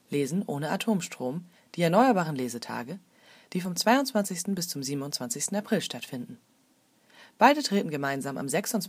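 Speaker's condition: No condition

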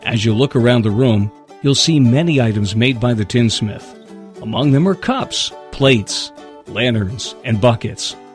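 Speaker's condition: No condition

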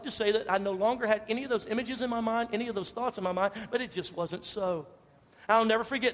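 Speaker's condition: No condition

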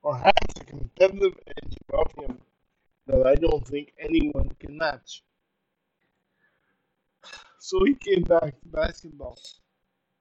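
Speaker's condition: Cerebral palsy; very little fine motor skill

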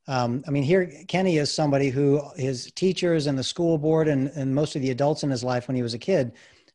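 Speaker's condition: No condition

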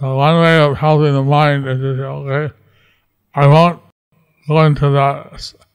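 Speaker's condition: Stroke with facial paralysis; about 12 years since stroke

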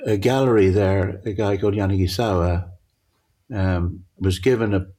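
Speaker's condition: Parkinson's; altered visual perception

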